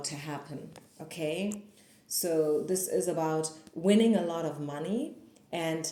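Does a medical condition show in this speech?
No.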